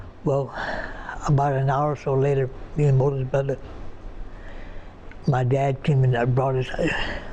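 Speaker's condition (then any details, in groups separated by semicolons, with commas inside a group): Partial right-side paralysis; right arm and leg paralyzed after fever, foot and arm operations; paralysis affected speech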